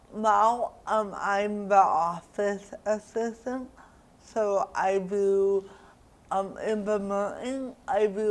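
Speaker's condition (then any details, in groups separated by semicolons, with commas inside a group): Cerebral palsy; diagnosed around age one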